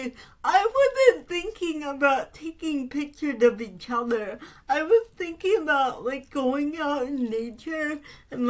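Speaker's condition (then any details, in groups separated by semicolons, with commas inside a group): Cerebral palsy; fine motor difficulty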